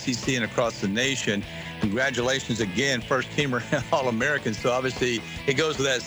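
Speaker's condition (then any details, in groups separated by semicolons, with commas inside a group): No condition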